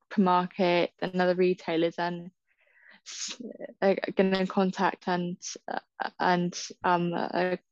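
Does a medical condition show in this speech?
Yes: stammer; stammer since school age, about 2 years of therapy, told unlikely to go away; copes in everyday situations, more confident and accepting of own speech, good and bad days; words don't come out, worse when tired, less fluent some days, needs more time and patience; here prolonged sounds.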